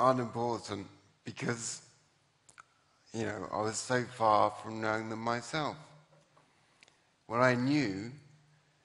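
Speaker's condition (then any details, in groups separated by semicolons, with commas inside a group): Traumatic brain injury, severe; once could not speak, voice different now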